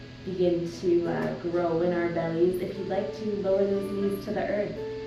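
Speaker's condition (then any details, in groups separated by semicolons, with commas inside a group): No condition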